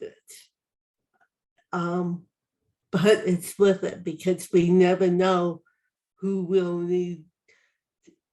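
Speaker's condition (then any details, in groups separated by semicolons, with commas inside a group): Cerebral palsy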